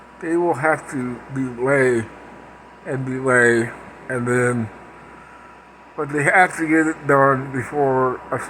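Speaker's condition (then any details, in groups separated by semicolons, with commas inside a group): Parkinson's; speech impediment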